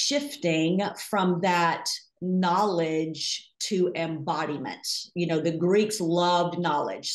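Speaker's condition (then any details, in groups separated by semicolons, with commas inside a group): No condition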